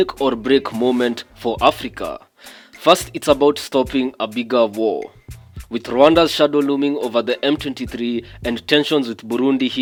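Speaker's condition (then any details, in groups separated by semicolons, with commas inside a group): No condition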